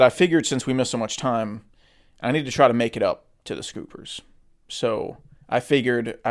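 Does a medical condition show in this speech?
No.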